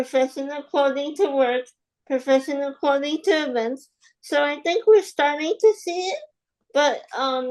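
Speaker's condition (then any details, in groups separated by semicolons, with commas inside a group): Spastic quadriplegic cerebral palsy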